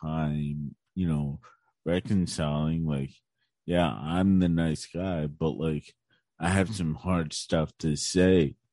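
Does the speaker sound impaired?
Yes: cerebral palsy; physical disability, right side weaker than left, tight muscles, hard to relax muscles, cognition unaffected.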